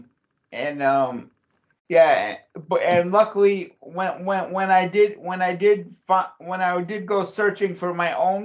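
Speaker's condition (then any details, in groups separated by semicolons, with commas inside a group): Cerebral palsy; since childhood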